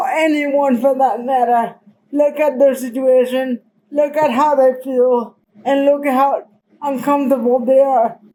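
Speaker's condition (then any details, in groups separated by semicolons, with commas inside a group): Cerebral palsy; present from birth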